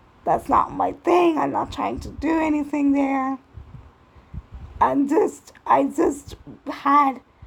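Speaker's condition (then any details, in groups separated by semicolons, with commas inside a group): Cerebral palsy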